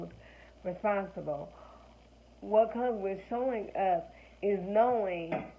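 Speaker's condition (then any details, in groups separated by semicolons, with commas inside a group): Cerebral palsy, spastic; now talking and breathing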